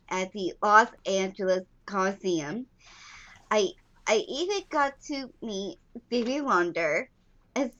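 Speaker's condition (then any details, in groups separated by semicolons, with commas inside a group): Down syndrome; walked later than other children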